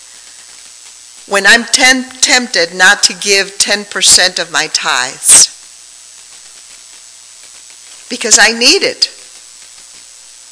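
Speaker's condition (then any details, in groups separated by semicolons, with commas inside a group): No condition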